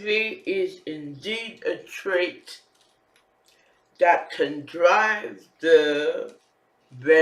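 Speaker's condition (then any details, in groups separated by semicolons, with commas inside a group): Facial palsy; can barely hear own speech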